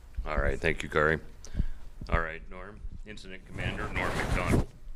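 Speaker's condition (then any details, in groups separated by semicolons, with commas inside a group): No condition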